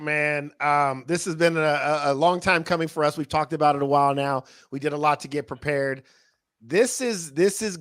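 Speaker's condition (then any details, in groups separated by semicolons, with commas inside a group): No condition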